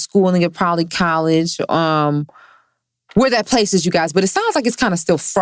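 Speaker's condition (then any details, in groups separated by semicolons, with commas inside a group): No condition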